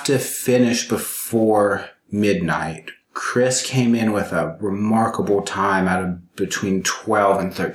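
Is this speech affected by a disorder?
Yes: stuttering; severe stuttering, therapy at Purdue speech clinic started 12 years ago, four Toastmasters clubs; still stutters terribly severely; here prolonged sounds.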